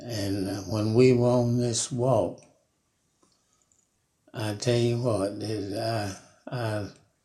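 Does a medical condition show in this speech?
Yes: Parkinson's; about 5 years since onset, fallen 19 times in yard, no broken bones.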